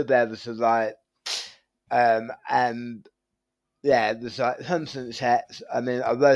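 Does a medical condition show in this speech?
Yes: tongue cancer surgery.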